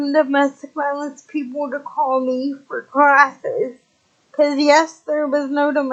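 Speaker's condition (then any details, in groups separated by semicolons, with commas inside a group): Cerebral palsy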